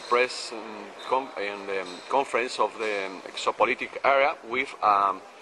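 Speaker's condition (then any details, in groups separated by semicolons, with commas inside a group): No condition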